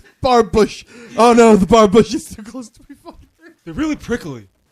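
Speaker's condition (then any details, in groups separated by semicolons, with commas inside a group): No condition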